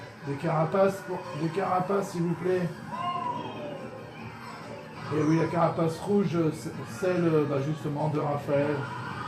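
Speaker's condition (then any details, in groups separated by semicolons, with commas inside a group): No condition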